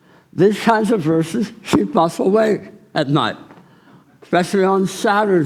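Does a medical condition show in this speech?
Yes: tongue cancer surgery.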